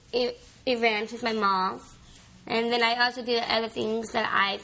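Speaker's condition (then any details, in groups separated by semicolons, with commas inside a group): Down syndrome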